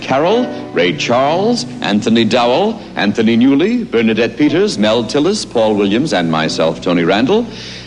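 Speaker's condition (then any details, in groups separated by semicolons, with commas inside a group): No condition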